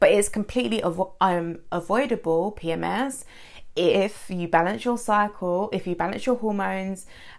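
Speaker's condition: No condition

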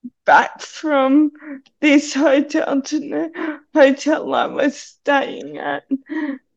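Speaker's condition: Cerebral palsy; needs hand to hold on steep stairs

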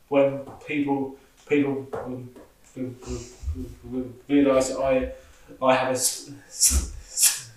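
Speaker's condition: Stutter; stammer present since school years; difficulty saying things at work raising safety concerns, speech reportedly different when drunk; repeated words, blocks

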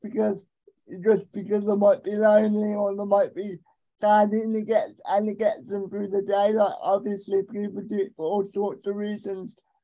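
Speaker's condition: Cerebral palsy; worse when distracted by several things

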